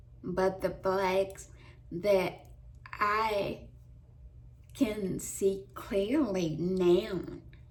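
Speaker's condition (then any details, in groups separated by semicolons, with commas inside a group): Traumatic brain injury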